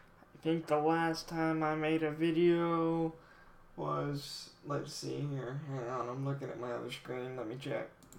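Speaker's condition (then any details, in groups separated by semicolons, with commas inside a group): Cerebral palsy, mild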